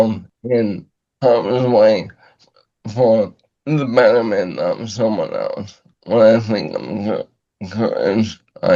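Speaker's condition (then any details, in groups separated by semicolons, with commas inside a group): ALS; about two years since onset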